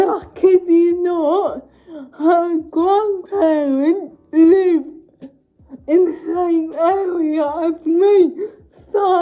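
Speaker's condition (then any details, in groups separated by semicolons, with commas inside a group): Cerebral palsy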